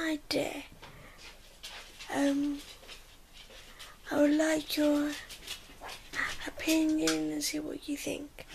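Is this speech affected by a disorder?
Yes: cerebral palsy.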